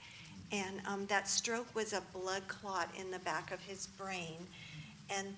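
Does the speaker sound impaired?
No.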